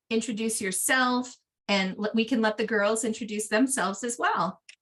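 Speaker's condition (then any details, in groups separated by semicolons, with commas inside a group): No condition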